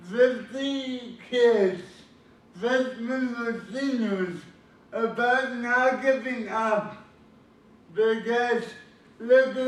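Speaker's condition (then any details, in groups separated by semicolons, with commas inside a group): Cerebral palsy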